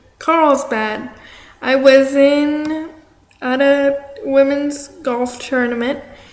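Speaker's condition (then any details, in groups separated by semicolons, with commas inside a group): Cerebral palsy; affects arm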